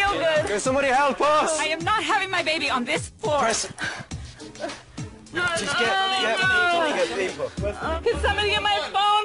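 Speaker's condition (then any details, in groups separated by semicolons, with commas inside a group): No condition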